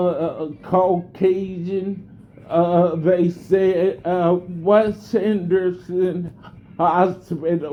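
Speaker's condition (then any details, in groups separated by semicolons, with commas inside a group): Cerebellar degeneration and ataxia; slow speech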